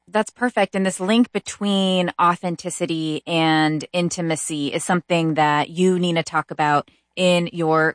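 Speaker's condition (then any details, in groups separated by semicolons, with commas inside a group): No condition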